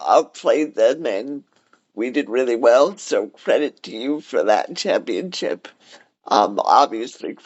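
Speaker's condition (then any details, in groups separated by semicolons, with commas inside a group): Cerebral palsy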